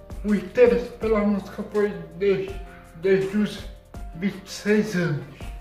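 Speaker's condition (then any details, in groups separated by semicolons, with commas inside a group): Cerebral palsy; from birth, affects coordination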